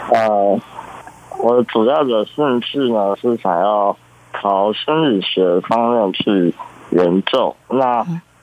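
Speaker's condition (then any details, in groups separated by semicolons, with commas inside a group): Congenital muscular dystrophy; present from birth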